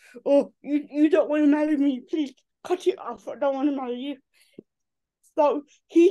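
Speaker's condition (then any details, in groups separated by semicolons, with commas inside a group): Cerebral palsy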